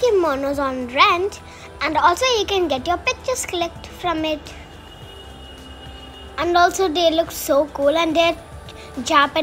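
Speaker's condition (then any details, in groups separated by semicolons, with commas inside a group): No condition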